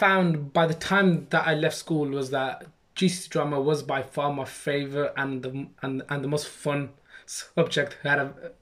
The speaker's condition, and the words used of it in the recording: Stuttering. So, well, I'm not a person that can just speak and just, you know, speak for the country, but it is what it is, really.